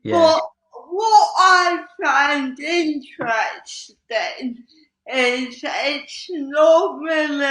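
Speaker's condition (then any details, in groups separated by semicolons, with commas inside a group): Cerebral palsy; slow speech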